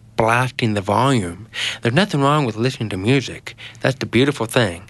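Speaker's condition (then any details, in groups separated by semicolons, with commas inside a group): Genetic hearing loss; twelve years speech and listening therapy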